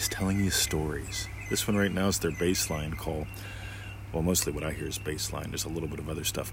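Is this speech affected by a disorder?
No.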